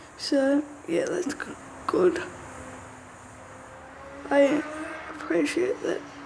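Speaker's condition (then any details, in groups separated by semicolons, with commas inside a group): Cerebral palsy; very premature birth, affects movement and posture, mainly legs; three months after leg surgery, stands with assistance, physiotherapy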